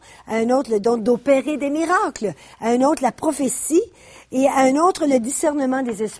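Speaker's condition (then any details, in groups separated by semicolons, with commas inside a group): No condition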